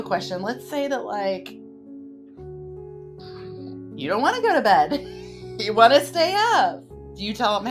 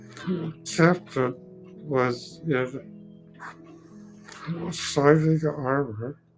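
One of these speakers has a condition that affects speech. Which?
The second: Duchenne muscular dystrophy; progressive muscle disorder; only slight hand, foot, shoulder movement; voice recently weakening, tires when talking.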